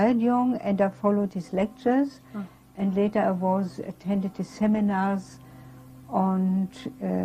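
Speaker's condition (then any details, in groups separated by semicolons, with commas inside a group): No condition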